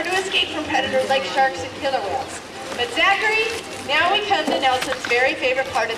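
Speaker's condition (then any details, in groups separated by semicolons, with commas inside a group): No condition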